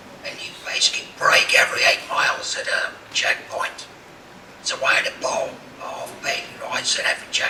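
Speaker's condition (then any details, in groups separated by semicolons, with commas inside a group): Laryngectomy; total laryngectomy for laryngeal cancer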